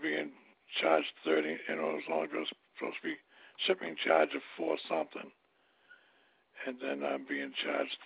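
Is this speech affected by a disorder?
Yes: stroke; hard time talking.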